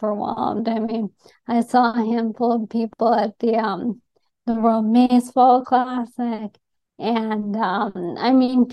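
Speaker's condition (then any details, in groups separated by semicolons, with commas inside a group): ALS; noticeable on podcasts and shows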